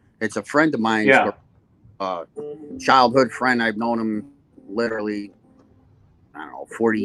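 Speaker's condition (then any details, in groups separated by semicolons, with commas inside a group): No condition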